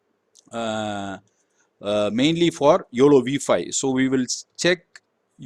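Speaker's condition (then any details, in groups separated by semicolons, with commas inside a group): No condition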